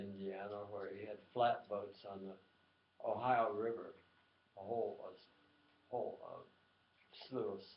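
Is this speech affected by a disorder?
Yes: tongue cancer.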